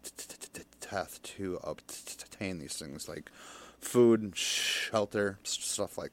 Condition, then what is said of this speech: Stuttering. When I feel safe, I don't care if I stutter because I also feel like I can make fun of my, you know, like my speech impediment